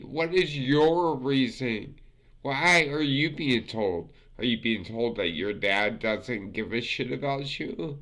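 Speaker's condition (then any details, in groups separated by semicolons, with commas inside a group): Multiple sclerosis; affects fingers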